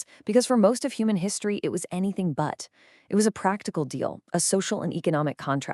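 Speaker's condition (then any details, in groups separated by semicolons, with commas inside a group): No condition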